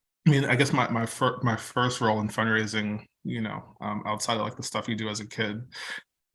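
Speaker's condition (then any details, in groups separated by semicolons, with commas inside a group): No condition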